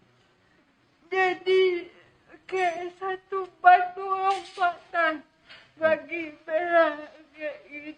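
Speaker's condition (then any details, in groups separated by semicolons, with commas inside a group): Cerebral palsy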